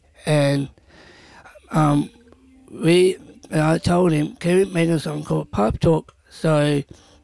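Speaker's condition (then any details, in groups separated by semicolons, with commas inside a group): Down syndrome; pub workers don't understand speech properly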